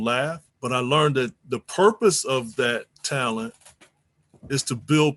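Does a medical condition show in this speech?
No.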